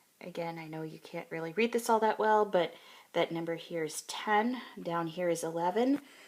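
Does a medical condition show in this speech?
No.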